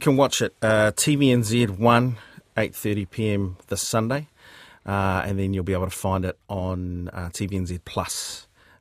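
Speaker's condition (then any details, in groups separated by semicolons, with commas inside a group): No condition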